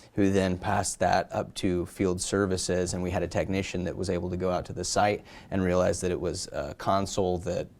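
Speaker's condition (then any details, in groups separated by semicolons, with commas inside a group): No condition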